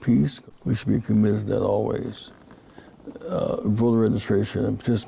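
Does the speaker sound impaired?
Yes: Parkinson's disease; speech therapy.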